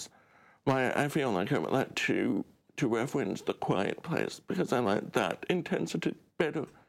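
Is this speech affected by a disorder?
Yes: deaf; deafness, cochlear implant on side of head, once damaged by water and repaired.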